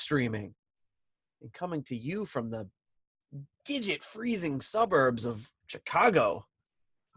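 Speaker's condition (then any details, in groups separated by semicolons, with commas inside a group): No condition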